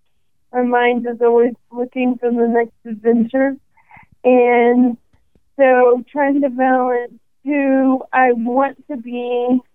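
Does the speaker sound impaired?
Yes: ALS; probable category ALS, first symptoms noticed in hand, 18 months to diagnosis, diagnosed at 27; about 5.5 years since diagnosis, considering walking device, clinic team includes speech and respiratory therapists.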